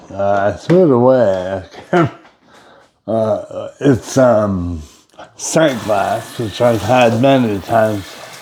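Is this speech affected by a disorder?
Yes: brain injury.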